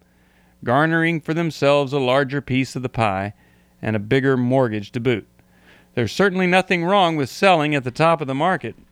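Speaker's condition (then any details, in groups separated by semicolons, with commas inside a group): No condition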